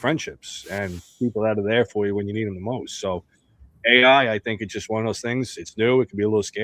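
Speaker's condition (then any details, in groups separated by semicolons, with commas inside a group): No condition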